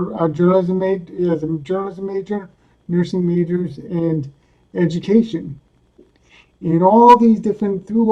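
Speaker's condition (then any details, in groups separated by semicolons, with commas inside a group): Cerebral palsy; speaks coherently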